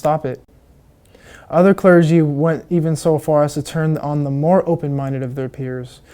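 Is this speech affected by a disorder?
No.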